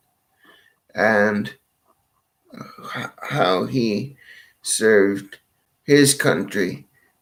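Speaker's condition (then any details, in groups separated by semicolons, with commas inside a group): Cerebral palsy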